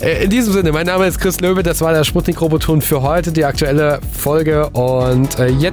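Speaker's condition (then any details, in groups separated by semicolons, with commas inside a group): No condition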